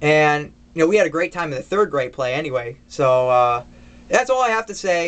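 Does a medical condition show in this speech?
No.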